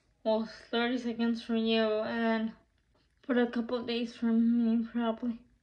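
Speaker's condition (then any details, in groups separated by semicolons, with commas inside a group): Cerebral palsy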